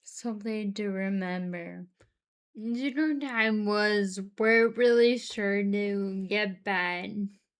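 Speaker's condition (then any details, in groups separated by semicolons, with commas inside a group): Friedreich's ataxia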